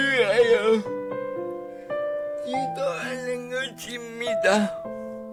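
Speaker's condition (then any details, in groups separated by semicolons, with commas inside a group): Brain lesion disability grade 1, severe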